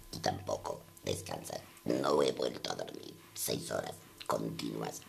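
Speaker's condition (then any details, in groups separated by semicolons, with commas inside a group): Total laryngectomy; laryngeal cancer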